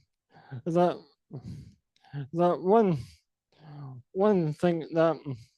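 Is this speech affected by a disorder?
Yes: sporadic ALS; diagnosed at age 32.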